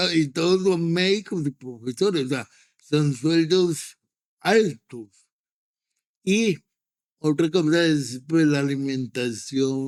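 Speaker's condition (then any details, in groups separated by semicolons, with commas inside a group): Cerebral palsy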